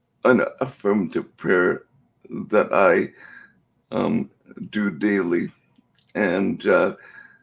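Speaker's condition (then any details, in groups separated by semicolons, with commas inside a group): Cerebral palsy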